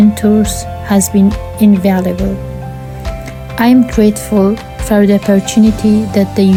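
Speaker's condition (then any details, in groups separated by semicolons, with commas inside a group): No condition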